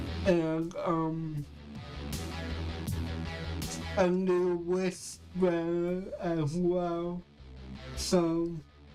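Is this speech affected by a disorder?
Yes: cerebral palsy; affects voice.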